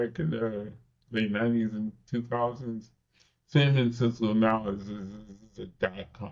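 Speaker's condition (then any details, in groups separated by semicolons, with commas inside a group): Cerebral palsy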